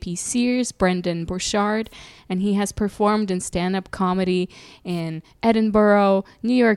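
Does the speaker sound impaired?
No.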